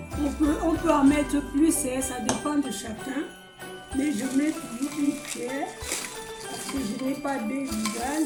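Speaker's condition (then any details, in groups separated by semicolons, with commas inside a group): No condition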